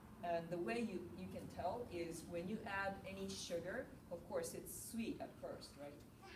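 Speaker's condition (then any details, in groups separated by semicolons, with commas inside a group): No condition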